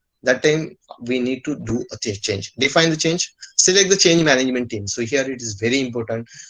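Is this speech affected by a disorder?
No.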